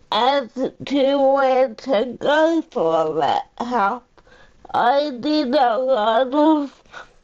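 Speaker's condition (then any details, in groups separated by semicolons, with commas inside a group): Cerebral palsy; uses a power chair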